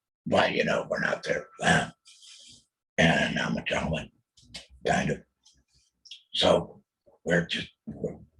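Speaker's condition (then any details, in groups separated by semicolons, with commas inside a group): Total laryngectomy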